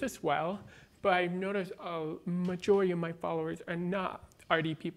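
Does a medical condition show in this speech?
Yes: born deaf, cochlear implant, congenital; taught American Sign Language.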